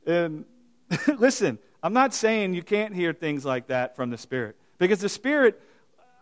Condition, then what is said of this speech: No condition.